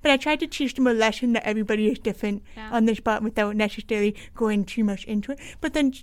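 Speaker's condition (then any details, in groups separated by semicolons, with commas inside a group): Deaf with cochlear implant, congenital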